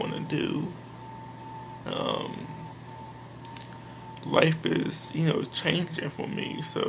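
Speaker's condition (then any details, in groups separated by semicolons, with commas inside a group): Cerebral palsy; speech is not the best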